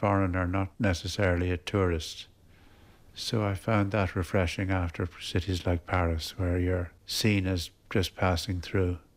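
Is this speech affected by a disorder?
Yes: Parkinson's; progressive, expected to get tougher, affects making steady non-wobbly lines; nearly 70, increasing difficulty with work, relies more on collaboration.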